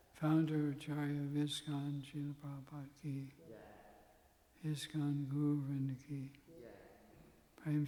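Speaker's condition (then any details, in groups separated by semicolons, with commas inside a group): Parkinson's; tremor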